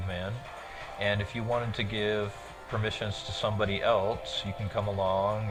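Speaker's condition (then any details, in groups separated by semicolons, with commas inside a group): No condition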